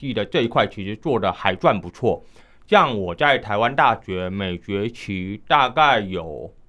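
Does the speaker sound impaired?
Yes: hearing impairment; unusual high-frequency hearing loss, low frequencies near normal, market hearing aids largely ineffective, uses atypical assistive device; mild, high pitches barely heard, misses teammates' calls without assistive device, uses hand signals; underwent speech rehabilitation therapy.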